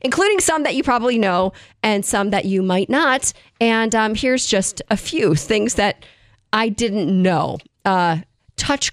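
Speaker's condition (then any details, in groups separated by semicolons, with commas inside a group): No condition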